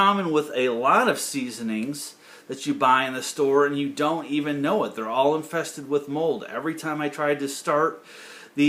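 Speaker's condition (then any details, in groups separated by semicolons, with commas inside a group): No condition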